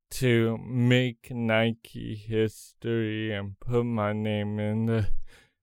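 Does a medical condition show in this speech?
Yes: cerebral palsy; congenital.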